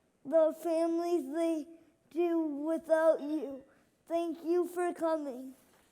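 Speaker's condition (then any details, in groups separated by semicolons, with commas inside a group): Cerebral palsy; left hand and left side affected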